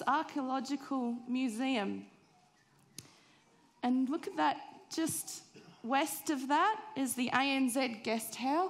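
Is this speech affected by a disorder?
No.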